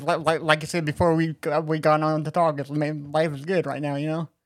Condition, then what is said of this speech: Cerebral palsy. I guess it's my voice is like yours, you know, like very low registered, you know.